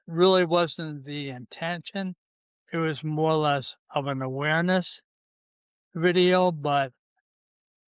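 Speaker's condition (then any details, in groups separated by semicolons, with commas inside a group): ALS, C9 mutation; still talks, early bulbar throat involvement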